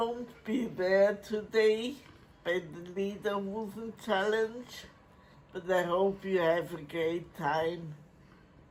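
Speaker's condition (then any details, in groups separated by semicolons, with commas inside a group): Multiple sclerosis; worsening over 17 years; voice much deeper and slower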